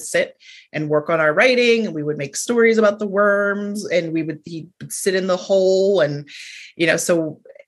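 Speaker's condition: No condition

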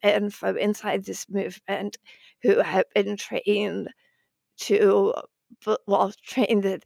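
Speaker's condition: Spasmodic dysphonia; vocal cord disorder, diagnosed after praying for normal voice, repeated Botox injections silenced voice; voice may sound like glitching audio, shaky, likened to NPR host Diane Rehm

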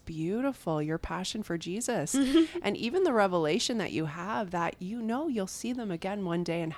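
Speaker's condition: No condition

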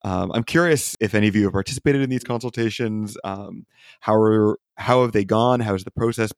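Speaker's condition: No condition

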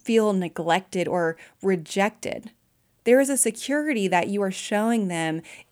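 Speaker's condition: No condition

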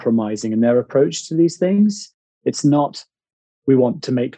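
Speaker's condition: No condition

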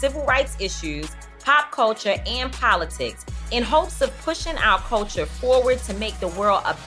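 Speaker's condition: No condition

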